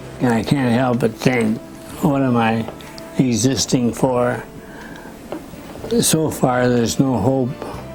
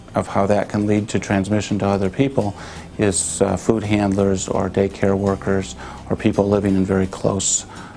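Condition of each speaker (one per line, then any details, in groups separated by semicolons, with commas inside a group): Parkinson's disease; about 15 years since onset, advanced, occasionally uses crutches
No condition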